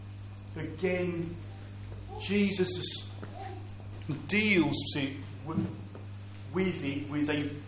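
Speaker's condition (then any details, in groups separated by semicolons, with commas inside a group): Stammer; audible stammer; repeated words, prolonged sounds, blocks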